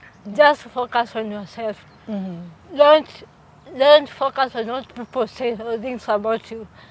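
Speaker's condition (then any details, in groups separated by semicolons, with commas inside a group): Cerebral palsy; from birth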